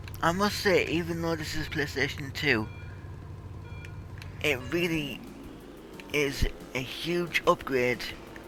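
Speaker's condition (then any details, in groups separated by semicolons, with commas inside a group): Cerebral palsy; tight muscles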